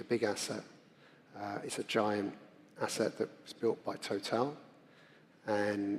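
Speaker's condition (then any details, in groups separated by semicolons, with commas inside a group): No condition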